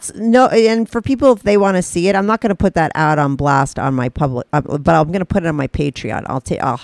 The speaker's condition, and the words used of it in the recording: None; typical speech.